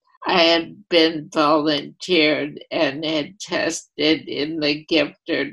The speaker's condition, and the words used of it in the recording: ALS (motor neuron disease). And her voice has been affected, but her message is just as